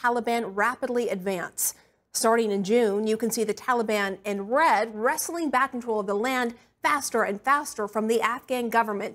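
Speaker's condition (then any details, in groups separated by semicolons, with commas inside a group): No condition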